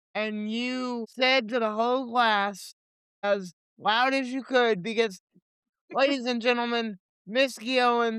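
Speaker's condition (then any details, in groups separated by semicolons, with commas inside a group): Cerebral palsy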